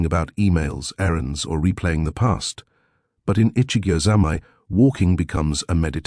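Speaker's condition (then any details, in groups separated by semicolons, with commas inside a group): No condition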